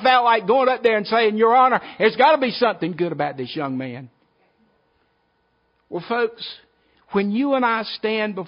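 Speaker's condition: No condition

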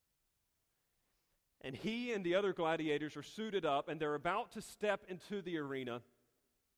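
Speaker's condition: No condition

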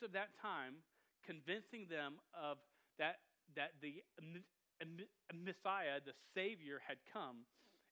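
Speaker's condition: Stuttering; stutter noticed by listeners after speaking in big church, regular youth group unaware of it; repeated sounds, repeated words

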